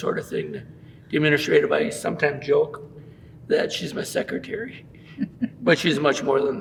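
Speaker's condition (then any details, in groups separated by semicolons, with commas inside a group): No condition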